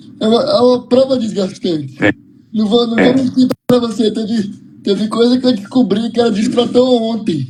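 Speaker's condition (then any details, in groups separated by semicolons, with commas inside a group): Cerebral palsy; uses wheelchair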